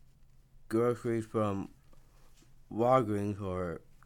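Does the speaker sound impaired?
Yes: Down syndrome; present from birth, extra chromosome.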